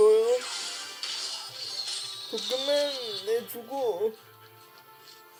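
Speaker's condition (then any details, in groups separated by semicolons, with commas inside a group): Brain lesion disability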